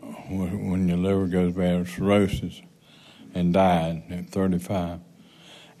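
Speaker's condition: Parkinson's

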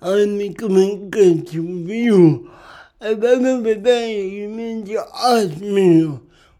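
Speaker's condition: Cerebral palsy; used to walk, wheelchair user after leg broke, learning difficulty; speech can be hard sometimes

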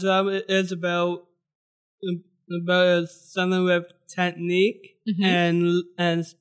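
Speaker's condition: Down syndrome

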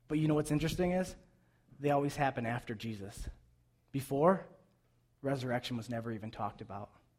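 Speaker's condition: No condition

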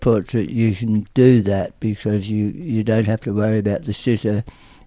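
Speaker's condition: Tongue cancer; aggressive tongue cancer, radiotherapy and chemotherapy, stomach feeding tube for swallowing problems after treatment; lasting speech and swallowing problems, still present to a certain extent

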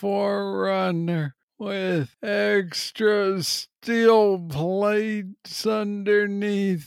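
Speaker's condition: Parkinson's disease, young onset

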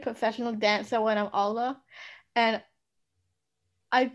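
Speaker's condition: Down syndrome; spoke at UN

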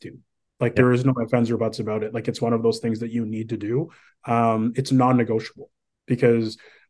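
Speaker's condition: No condition

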